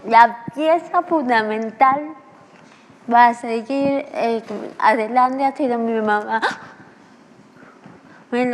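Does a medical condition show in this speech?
Yes: cerebral palsy; began speaking at age six.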